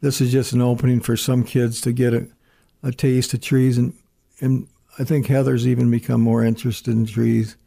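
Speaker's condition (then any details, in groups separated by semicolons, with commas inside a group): Parkinson's disease; near-death experiences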